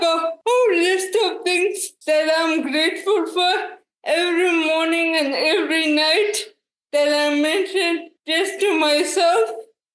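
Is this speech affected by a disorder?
Yes: cerebral palsy; diagnosed at 6 months old, quadriplegic; needs daily help with basic tasks like dressing and making food.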